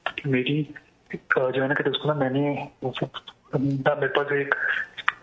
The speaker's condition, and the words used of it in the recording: Stuttering. میری نا دکان میں تھوڑی سی لکنت ہے جی جی